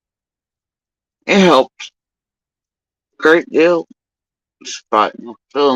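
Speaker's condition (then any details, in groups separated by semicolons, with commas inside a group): Facial paralysis after surgery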